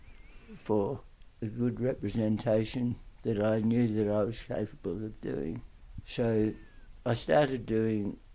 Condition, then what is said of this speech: Tongue cancer surgery. But you'll also hear of his challenges, one being diagnosed with aggressive tongue cancer, which has also affected his speech.